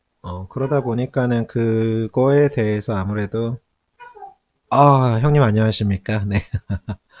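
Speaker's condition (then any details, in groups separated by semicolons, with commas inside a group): No condition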